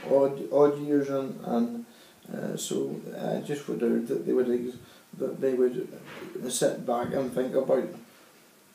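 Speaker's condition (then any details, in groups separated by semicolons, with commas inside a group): Cerebral palsy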